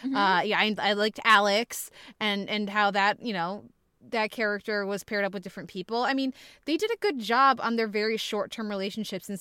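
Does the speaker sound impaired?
No.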